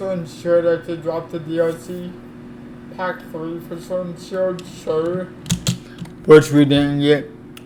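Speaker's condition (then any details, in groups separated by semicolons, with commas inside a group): Cerebral palsy; affects legs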